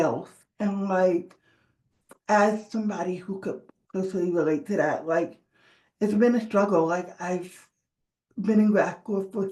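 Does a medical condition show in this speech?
Yes: cerebral palsy.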